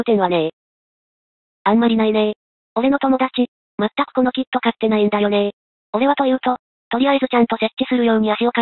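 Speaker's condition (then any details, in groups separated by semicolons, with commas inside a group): No condition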